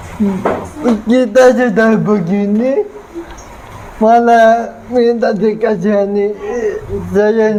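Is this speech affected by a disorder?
Yes: cerebral palsy; physical disability, birth complications.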